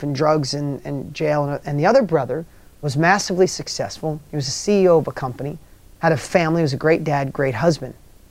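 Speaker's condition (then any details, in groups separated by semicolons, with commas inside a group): No condition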